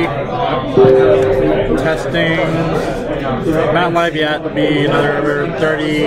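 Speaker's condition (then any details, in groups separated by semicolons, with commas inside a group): No condition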